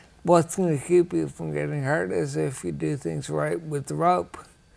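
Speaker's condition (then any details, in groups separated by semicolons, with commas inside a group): Ataxia; rare, progressive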